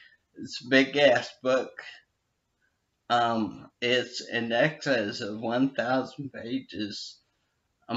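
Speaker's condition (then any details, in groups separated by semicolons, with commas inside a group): Brain injury with dysarthria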